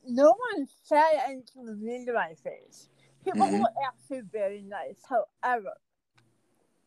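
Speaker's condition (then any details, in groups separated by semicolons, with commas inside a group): Cerebral palsy; speech affected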